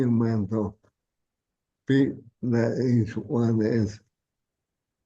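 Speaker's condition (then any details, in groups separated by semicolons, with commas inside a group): ALS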